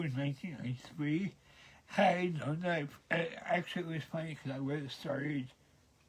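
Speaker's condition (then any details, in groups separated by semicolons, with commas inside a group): Cerebral palsy; present since birth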